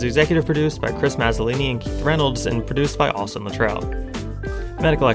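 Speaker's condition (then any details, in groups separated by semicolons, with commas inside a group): No condition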